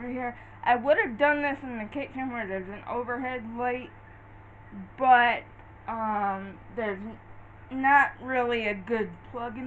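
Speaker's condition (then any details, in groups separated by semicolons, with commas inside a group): Cerebral palsy; impaired fine motor control, types with pointer fingers and thumb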